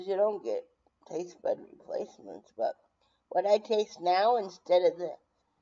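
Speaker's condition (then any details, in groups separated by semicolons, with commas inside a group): Brain injury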